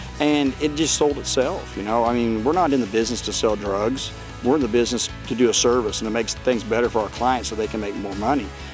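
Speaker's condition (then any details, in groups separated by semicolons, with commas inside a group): No condition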